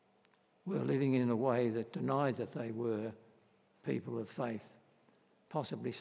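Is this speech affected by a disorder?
Yes: Parkinson's disease; voice may crack, concern about voice carrying through.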